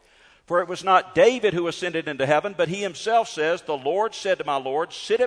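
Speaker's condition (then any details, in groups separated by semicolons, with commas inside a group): No condition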